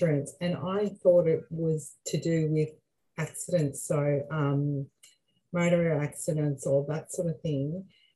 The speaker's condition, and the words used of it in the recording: Aphasia. Aphasia is a communication disorder, and it affects language, so it's can be written, speech, and I experience word finding difficulty and numbers, so it can, but it's not a loss of intelligence.